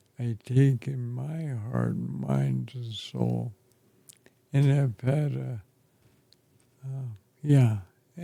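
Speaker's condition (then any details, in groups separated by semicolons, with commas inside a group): ALS; affects chest and throat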